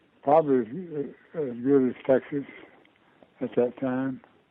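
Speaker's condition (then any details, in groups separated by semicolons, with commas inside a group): Parkinson's disease; diagnosed about two years ago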